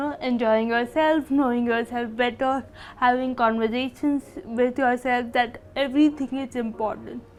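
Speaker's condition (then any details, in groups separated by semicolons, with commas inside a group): Cerebral palsy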